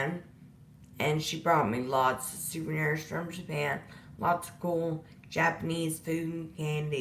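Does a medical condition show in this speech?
Yes: disability causing slurred speech.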